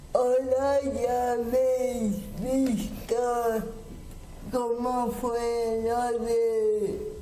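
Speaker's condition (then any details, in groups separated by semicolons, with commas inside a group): Cerebral palsy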